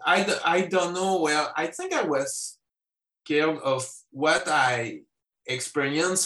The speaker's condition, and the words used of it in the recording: Stuttering. I give speeches in schools to talk openly about my stuttering, and I tell people I am educating.